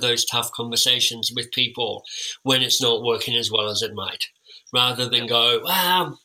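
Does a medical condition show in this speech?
Yes: cleft lip and palate; orthodontic treatment.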